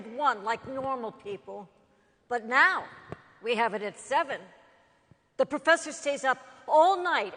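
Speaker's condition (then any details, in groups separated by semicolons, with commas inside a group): No condition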